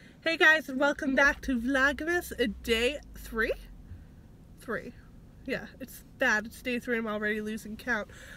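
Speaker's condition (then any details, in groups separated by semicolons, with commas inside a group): No condition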